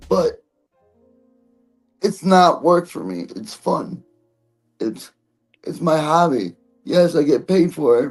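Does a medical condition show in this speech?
Yes: cerebral palsy; present from birth.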